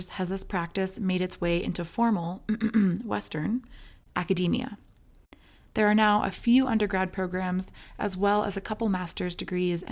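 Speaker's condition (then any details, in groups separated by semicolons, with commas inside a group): No condition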